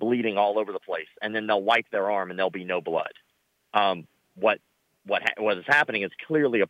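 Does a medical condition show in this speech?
Yes: cleft lip and palate; facial scars.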